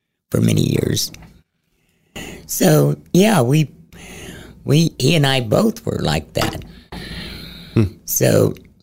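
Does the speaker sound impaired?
Yes: head and neck cancer; stage 4 cancer into voice box from acid reflux, 36 throat radiations, chemotherapy at Gunderson; tumor gone, radiation damage to airway, possible future tracheotomy, daily breathing exercises; voice a little scratchy, never needed shots to swallow during chemotherapy.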